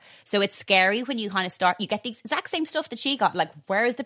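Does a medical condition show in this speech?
No.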